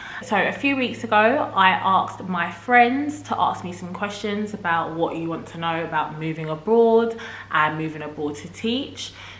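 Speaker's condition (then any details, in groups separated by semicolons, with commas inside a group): No condition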